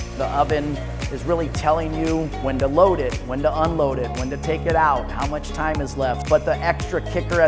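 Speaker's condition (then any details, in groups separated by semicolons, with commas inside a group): No condition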